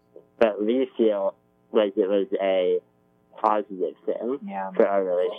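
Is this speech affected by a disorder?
Yes: spinal muscular atrophy; type 2, congenital, never able to walk or crawl, wheelchair since age 2.5, weighs 65 pounds; Spinraza about 2 years, some strength gains, weakness progression stopped, needs help moving items, eating; better jaw muscles since Spinraza.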